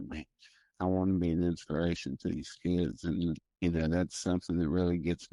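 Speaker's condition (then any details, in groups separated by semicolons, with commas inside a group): Primary progressive multiple sclerosis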